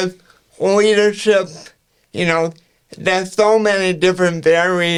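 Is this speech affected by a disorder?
Yes: cerebral palsy; speech affected to an extent.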